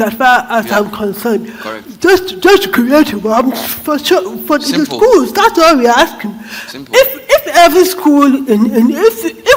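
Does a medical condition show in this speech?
Yes: cerebral palsy.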